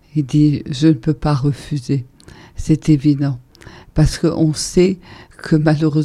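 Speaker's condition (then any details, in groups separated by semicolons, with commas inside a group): ALS (Charcot's disease); breathing difficulties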